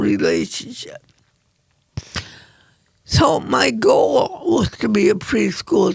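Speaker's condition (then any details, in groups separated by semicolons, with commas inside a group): Cerebral palsy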